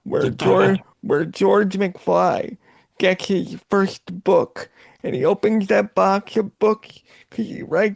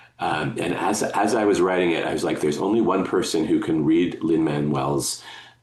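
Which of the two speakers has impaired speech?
The first: cerebral palsy; physical disability; voice sometimes sounds childlike.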